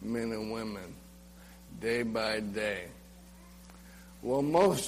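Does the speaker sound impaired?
Yes: ALS; slurred.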